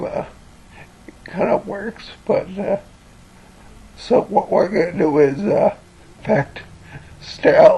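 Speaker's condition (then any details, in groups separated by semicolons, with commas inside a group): Cerebellar ataxia from brain tumour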